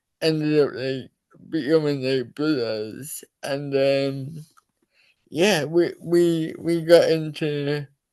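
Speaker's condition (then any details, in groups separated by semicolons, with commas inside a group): Cerebral palsy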